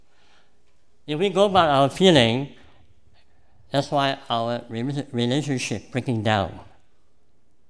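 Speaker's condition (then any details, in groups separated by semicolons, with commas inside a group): Cleft palate; congenital cleft palate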